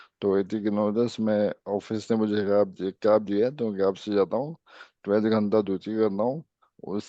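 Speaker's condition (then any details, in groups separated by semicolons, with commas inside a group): ALS; speech improved a little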